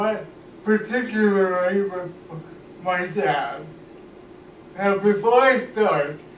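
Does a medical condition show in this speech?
Yes: cerebral palsy; cannot walk, uses wheelchair.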